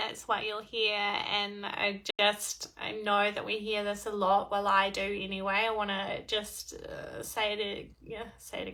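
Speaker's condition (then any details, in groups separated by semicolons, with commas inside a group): No condition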